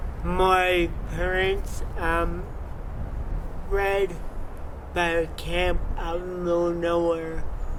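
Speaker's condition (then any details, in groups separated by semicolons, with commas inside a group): Cerebral palsy; from birth, wheelchair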